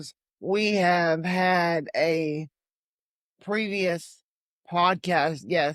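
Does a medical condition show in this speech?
Yes: cerebral palsy; limited mobility, legs.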